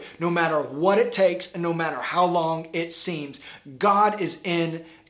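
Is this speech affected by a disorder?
No.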